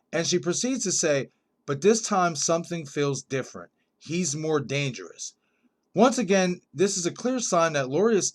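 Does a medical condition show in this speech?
No.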